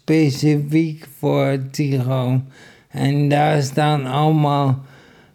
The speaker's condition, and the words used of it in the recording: ALS (motor neuron disease). Voor mijn gevoel heeft het vooral qua spraak en slikken en qua benauwdheid geholpen.